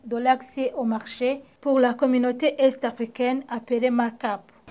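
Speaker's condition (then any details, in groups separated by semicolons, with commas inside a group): No condition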